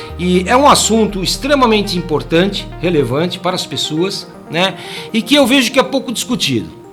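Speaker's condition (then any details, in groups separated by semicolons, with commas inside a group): No condition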